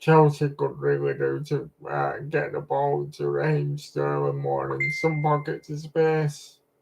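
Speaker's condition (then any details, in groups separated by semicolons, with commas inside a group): Cerebral palsy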